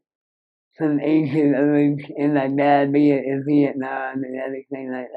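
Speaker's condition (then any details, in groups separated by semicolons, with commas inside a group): Moebius syndrome; severe nerve damage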